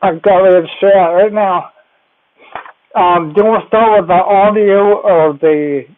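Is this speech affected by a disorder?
Yes: cerebellar ataxia; team helps up and down stairs.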